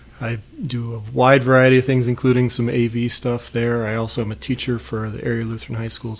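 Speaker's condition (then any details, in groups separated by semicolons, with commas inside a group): No condition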